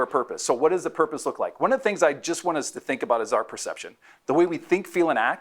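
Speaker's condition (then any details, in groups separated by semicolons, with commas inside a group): No condition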